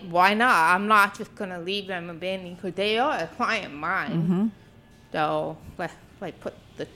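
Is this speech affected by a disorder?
Yes: deafness; deaf since childhood, 10 years of speech therapy, may not notice speech from behind; speaks really well, deafness often unnoticed.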